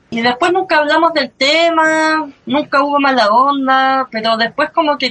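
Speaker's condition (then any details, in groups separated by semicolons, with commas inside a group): Cleft lip and palate; since early childhood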